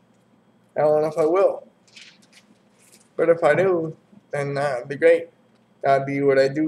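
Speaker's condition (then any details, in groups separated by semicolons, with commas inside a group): Cerebral palsy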